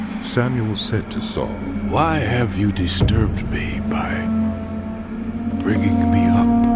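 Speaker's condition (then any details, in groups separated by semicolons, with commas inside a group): No condition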